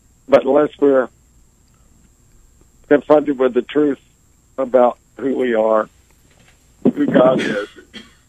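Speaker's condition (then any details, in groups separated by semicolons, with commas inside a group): ALS; ALS (Lou Gehrig's disease), progressive, nearly 20 years since diagnosis; breathes through ventilator; still able to speak clearly, slower pace due to ventilator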